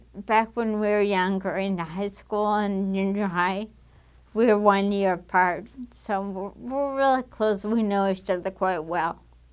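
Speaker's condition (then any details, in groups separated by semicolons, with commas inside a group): Damaged diaphragm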